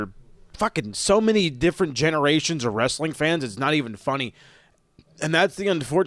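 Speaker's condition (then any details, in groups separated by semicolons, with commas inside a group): No condition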